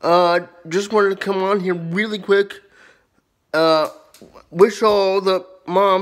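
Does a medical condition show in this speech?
Yes: cerebral palsy, spastic diplegia.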